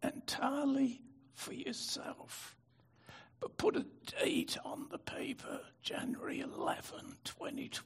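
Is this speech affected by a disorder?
Yes: spasmodic dystonia; affected voice, likened to Robert Kennedy Jr.'s voice.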